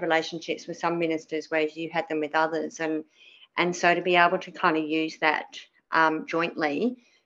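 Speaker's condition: Cleft palate; many surgeries

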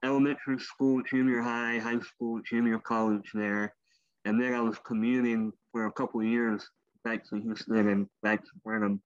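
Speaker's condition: Cleft lip and palate; elective leg amputations

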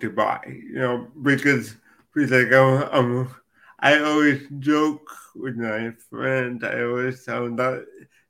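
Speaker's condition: Cerebral palsy; from birth

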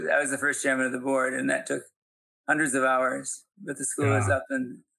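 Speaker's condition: Parkinson's; still teaching and speaking publicly

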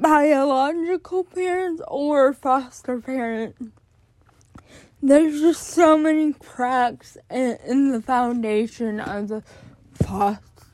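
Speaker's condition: Cerebral palsy; born addicted

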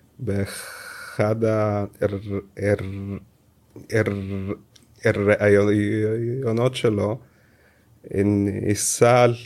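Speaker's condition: Stuttering; word and part-word repetitions, frequent filler hesitations, takes extra time in podcast format; repeated sounds, prolonged sounds

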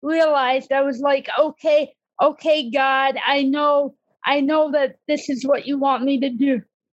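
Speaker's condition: Cerebral palsy; disability since childhood

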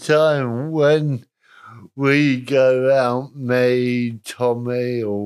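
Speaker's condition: Cerebral palsy, moderate; spastic

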